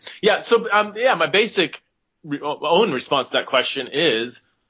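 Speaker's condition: No condition

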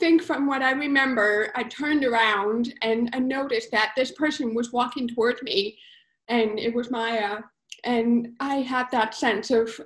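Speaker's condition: Profound deafness, cochlear implant, congenital profound hearing loss; speech developed through one-on-one training by mother, a former language teacher

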